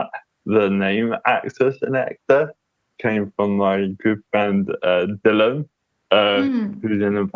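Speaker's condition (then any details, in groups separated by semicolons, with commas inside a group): Cerebral palsy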